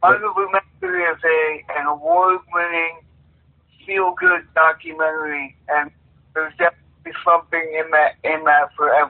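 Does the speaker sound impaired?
Yes: cerebral palsy; plays rhythm guitar despite condition.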